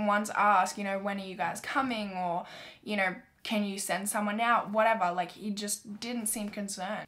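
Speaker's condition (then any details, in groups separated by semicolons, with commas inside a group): No condition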